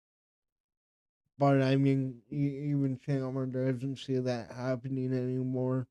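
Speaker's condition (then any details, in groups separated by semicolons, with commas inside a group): Cerebral palsy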